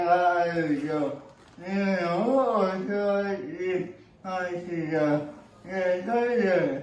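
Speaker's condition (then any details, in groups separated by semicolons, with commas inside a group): Cerebral palsy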